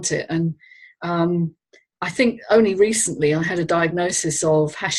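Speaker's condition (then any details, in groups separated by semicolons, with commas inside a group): No condition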